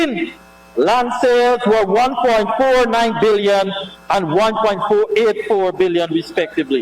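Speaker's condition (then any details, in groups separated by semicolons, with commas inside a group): No condition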